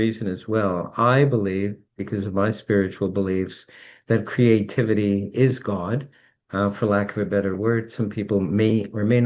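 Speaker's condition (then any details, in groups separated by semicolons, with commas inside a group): No condition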